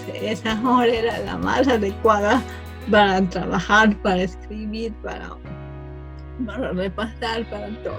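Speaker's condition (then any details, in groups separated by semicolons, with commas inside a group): Cerebral palsy from birth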